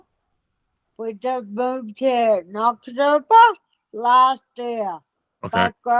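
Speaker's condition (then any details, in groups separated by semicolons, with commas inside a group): Multiple system atrophy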